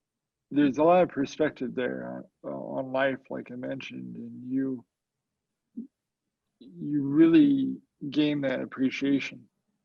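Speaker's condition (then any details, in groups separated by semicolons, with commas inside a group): Cerebral palsy, mild; mild form affects speech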